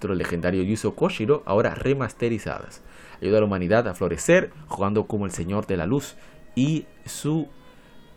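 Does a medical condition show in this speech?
No.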